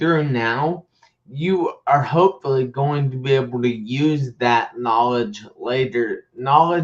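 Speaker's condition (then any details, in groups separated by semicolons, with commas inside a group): Traumatic brain injury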